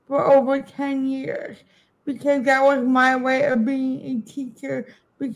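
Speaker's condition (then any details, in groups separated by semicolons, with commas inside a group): Cerebral palsy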